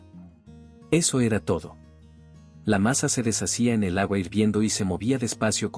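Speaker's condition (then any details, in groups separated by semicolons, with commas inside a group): No condition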